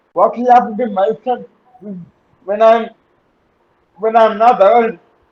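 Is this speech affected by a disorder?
Yes: cerebral palsy; uses wheelchair.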